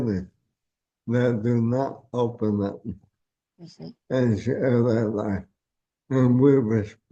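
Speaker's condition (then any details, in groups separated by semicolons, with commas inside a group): ALS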